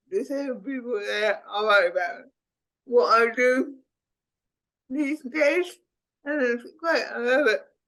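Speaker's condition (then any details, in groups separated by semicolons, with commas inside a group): Cerebral palsy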